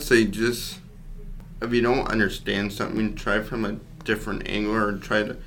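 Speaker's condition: Cerebral palsy; since birth

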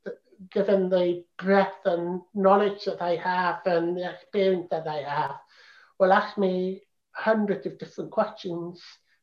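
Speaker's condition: Profound deafness, congenital profound deafness; combines lip reading and listening

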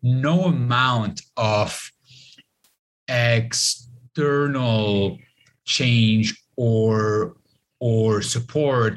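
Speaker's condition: Stutter; lifelong stutter, grew up stuttering in Lebanon, avoided speaking almost entirely for over 25 years; learned breathing technique to control stuttering, joined Toastmasters, speaks professionally, stand-up comedy; stutter may sound like internet problems, repeated fillers such as eh; repeated words, prolonged sounds, blocks

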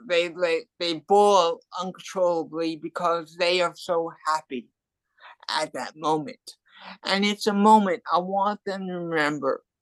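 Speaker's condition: Cerebral palsy and hearing loss; adult

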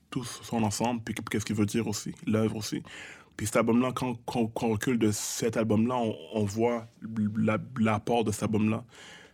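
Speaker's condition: Stuttering; childhood-onset stuttering, thought autistic as young child, spoke Creole, English and French mixed, fluent when rapping since teens; stutters in conversation, strings syllables together very fast without stopping or tripping; repeated sounds, prolonged sounds

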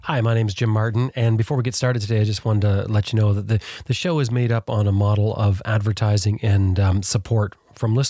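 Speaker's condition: No condition

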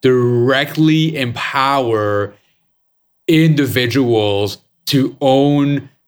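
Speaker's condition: Stutter; lifelong stutter, born with pretty severe stutter, avoided speaking for more than 25 years; stutters in six languages, can sing without stuttering; prolonged sounds, blocks

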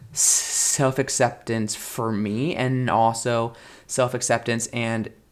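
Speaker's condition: Stuttering; no longer uses fluency techniques, stutters openly including in acting; fluent when singing, formerly word switching and circumlocution, hiding caused tension and struggle; prolonged sounds

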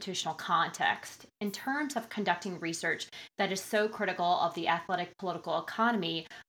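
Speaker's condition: No condition

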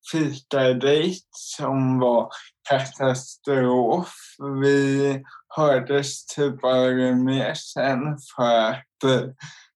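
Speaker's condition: Cerebral palsy; motor skills and balance affected

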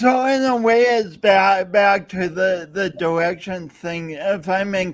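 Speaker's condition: Speech impediment; oxygen loss at birth

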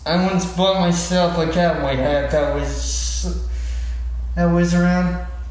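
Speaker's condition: Cerebral palsy; 19-year-old man, former patient at CRIT (Children's Rehabilitation Institute), therapists Natalie, Jose, Paula; college student, uses campus disability accommodations; host says he has a perfect voice for podcast, does voice acting

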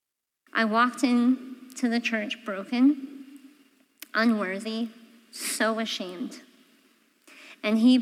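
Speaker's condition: Cleft palate; congenital

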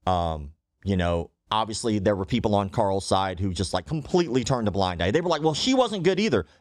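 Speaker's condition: Cleft lip and palate

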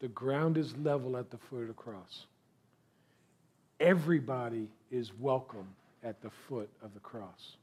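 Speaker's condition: No condition

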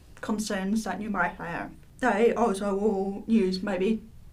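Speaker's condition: Profound deafness

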